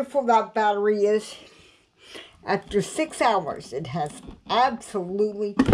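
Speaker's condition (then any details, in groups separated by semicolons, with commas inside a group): Cerebral palsy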